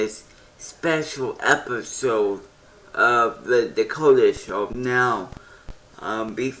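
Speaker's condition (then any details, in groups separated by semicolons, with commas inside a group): Cerebral palsy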